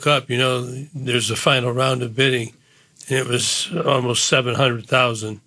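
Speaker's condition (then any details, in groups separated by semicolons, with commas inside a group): Parkinson's disease; once could not speak on live TV, diagnosed 2 days later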